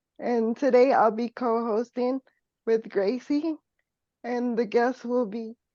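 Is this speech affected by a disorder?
Yes: cerebral palsy.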